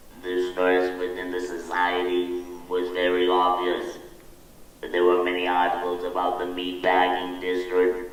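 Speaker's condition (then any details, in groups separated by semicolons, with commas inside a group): Laryngectomy; voice tires easily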